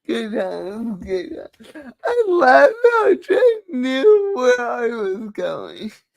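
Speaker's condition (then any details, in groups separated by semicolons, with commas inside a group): Cerebral palsy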